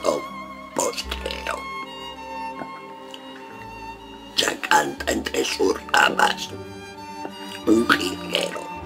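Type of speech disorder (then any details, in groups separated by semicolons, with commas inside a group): Oesophageal speech; laryngectomy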